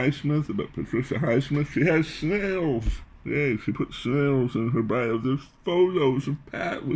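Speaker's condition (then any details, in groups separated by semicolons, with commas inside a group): Glossectomy with reconstructed tongue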